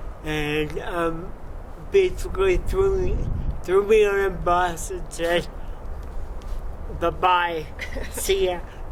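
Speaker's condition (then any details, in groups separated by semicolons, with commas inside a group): Cerebral palsy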